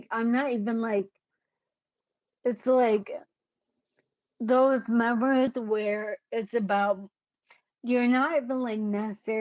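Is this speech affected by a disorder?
Yes: cerebellar ataxia.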